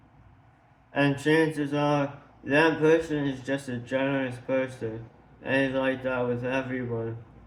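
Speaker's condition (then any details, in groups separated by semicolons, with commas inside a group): Tongue cancer surgery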